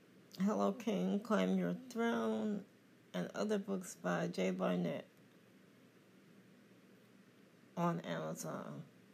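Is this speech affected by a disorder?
Yes: cerebral palsy; confined to wheelchair.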